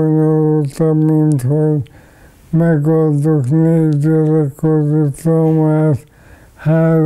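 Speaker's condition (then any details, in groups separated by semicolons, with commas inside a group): ALS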